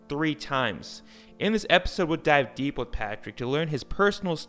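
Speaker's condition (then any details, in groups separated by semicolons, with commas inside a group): No condition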